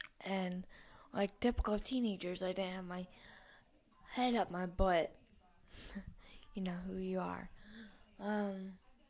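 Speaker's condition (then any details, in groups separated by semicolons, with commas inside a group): Cerebral palsy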